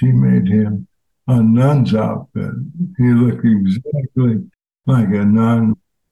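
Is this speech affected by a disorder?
Yes: ALS; fatal progressive disease, diagnosed months ago, hiking a year ago, expected to worsen; voice changed since onset, now a different voice, no spontaneous crying fits.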